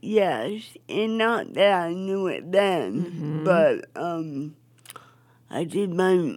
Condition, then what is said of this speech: Cerebral palsy. So the parts that were, you know, oxygen deprived, mm-hmm. are the parts that, you know, my speech, my movements, my balance.